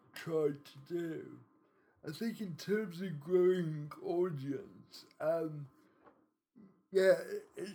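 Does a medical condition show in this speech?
Yes: cerebral palsy.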